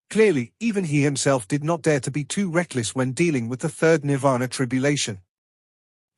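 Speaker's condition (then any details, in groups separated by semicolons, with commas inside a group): No condition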